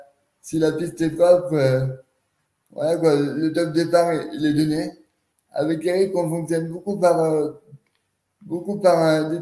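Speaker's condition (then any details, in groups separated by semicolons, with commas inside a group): Cerebral palsy; quadriplegic, since birth, cause extreme prematurity, wheelchair user; age 30, spasticity, startles at noise, cramps block leg movement, physiotherapy, posture work, hydration, sophrology, hypnosis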